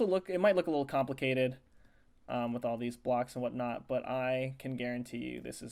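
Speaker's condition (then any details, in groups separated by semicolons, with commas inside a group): No condition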